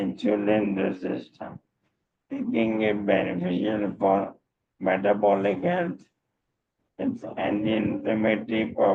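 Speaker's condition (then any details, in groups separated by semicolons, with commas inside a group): Motor neurone disease; voice strong and loud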